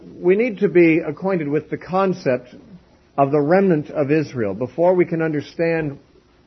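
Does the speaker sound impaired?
No.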